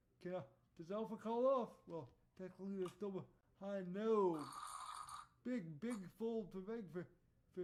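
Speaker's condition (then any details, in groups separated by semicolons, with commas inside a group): Cerebral palsy; voice tone sometimes odd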